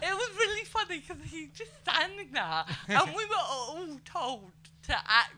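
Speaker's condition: Cerebral palsy; slow walking, poor handwriting; able to speak and move

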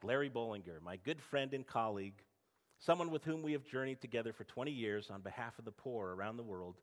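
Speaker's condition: No condition

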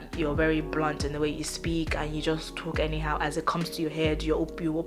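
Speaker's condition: No condition

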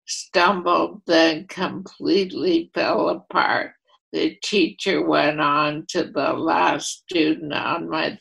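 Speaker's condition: ALS, primary lateral sclerosis; voice affected

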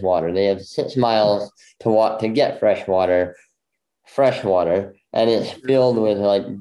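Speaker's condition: Bilateral cleft lip; congenital bilateral

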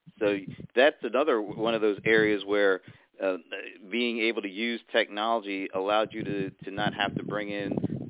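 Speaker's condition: No condition

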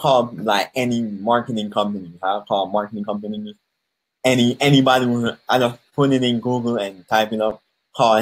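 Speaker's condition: Cleft palate; speech impediment since birth

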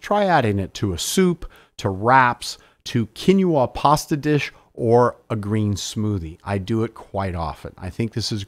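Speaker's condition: No condition

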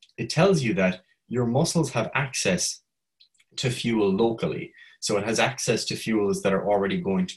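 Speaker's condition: No condition

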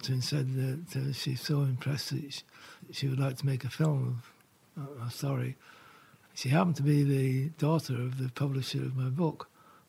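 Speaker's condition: Parkinson's; diagnosed about 4 years ago

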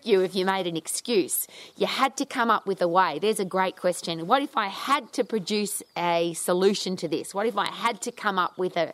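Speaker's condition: No condition

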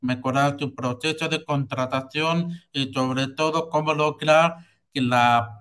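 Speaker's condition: Hearing loss with cochlear implant; congenital hearing loss

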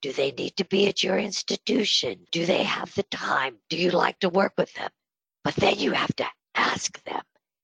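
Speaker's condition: Spasmodic dysphonia; sounds like Marilyn Monroe

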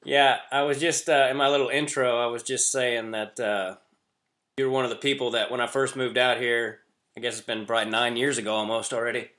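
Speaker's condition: No condition

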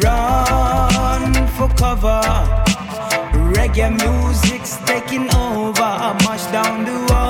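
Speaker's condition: No condition

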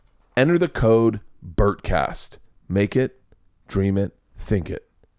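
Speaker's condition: No condition

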